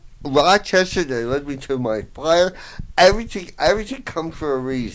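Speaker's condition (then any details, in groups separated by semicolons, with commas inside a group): Voice box damage, traumatic brain injury; voice box partially damaged by fireman's trach tube, traumatic brain injury from smoke inhalation in fire; difficulty talking, lost singing voice, slight speech impediment, listeners misjudge as mentally impaired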